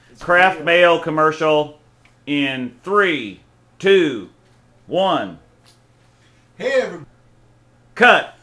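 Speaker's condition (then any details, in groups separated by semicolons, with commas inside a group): No condition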